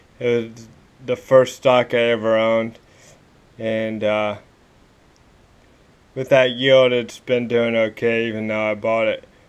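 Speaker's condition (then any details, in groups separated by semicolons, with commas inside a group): Cerebral palsy, spastic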